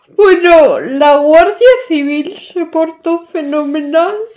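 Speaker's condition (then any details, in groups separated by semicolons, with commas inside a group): ALS; increasingly hard to articulate, losing speech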